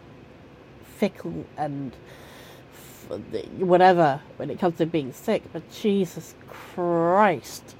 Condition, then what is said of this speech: Stuttering. One thing I have noticed, and you probably noticed it too, my little speech foibles tend to perk up, show their head, and join the party when I'm not 100%.